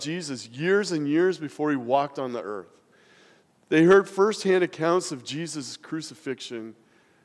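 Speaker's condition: No condition

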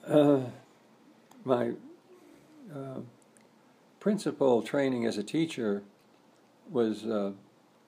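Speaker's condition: Parkinson's disease; earlier breathing trouble during sleep, reduced gait, stooped posture, stiff right arm, lost force and speed; about 10-11 years since diagnosis, age 79, walks almost daily, regular yoga practice, good posture

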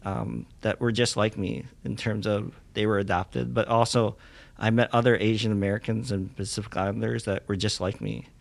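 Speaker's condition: Cleft lip and palate; congenital

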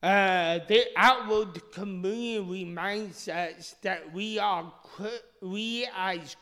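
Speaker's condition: Speech impediment; initially misdiagnosed

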